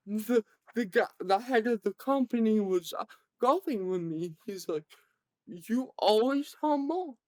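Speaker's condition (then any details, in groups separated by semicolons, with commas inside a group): Cerebral palsy, severe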